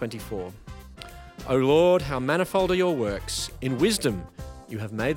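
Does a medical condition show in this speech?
No.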